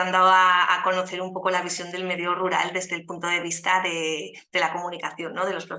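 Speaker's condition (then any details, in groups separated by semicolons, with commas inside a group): No condition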